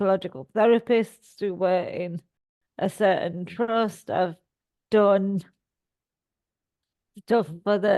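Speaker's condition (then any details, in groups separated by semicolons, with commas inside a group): Cerebral palsy; all four limbs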